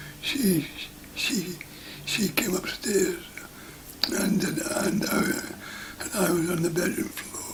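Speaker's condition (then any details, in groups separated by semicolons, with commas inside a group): Parkinson's disease; reduced volume, slow responses, constant dribbling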